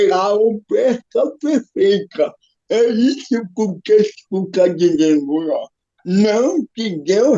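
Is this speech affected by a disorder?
Yes: cerebral palsy; physical disability.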